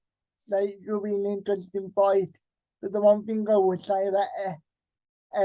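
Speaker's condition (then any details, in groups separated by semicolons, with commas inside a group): Cerebral palsy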